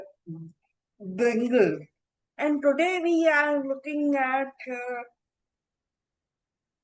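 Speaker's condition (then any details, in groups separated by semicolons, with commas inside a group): Encephalitis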